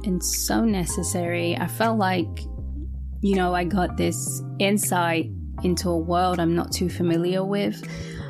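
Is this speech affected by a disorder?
No.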